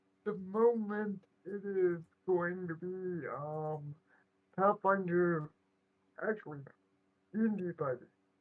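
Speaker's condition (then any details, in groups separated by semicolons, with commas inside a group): Cerebral palsy; right side weaker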